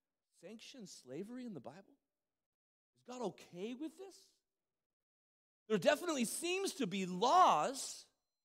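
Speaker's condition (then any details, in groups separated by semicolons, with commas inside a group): No condition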